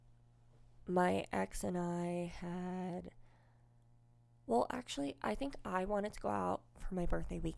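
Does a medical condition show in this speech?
Yes: cleft lip and palate, unilateral.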